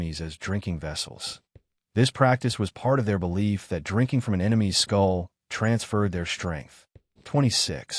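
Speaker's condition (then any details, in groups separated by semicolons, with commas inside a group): No condition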